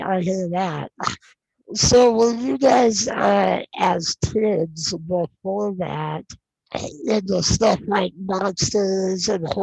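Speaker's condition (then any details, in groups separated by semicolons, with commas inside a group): Non-progressive muscular dystrophy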